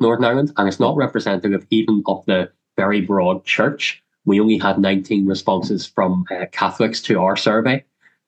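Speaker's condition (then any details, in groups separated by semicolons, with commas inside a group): Cleft lip and palate; dreaded reading aloud and public speaking as child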